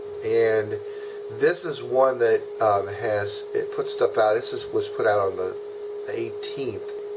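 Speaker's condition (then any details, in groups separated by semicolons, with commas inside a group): No condition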